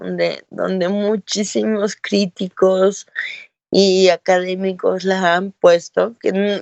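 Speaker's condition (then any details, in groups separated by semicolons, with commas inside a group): Cerebral palsy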